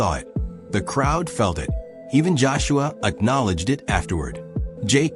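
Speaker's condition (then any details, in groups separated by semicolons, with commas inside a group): No condition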